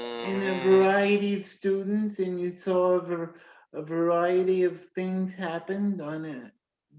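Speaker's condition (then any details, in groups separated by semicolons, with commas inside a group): Cerebral palsy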